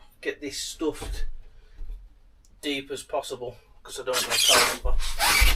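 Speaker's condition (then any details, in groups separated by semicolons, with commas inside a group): No condition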